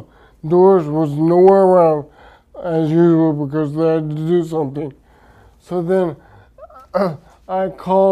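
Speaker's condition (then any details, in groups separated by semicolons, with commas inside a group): Traumatic brain injury; severe head injury, coma; many years since injury, gradual improvement over decades; speech affected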